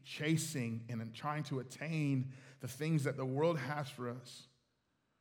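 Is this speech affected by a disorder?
No.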